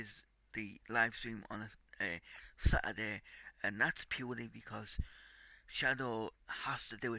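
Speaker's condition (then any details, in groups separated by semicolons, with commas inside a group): Cerebral palsy; tight muscles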